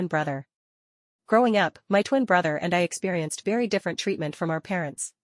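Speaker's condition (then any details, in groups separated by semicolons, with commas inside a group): No condition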